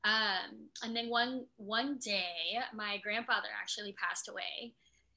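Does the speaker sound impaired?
Yes: cleft lip and palate; last cleft surgery four in one.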